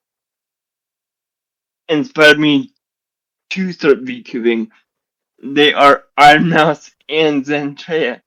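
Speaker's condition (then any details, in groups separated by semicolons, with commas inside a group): Generalized dystonia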